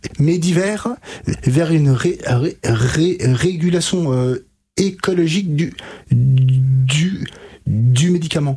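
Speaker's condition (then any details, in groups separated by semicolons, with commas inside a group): Stuttering; onset age 5 to 6, severe from age 5 to 20, untreated in childhood; age 33, therapy from age 20 with stuttering specialist Catherine Daubier, Nancy, fluency techniques; blocks and repetitions, formerly could not finish a sentence without blocking; repeated sounds, repeated words, prolonged sounds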